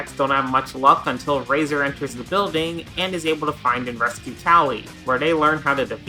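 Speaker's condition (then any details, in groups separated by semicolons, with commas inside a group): No condition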